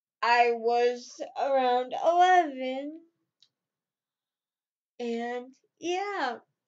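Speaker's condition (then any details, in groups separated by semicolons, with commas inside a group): Cerebral palsy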